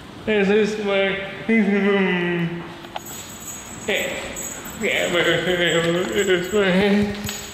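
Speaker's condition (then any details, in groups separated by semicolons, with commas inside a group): Cerebral palsy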